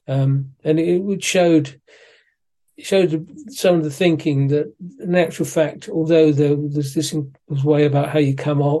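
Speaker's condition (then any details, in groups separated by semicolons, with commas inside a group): Parkinson's disease; physiotherapy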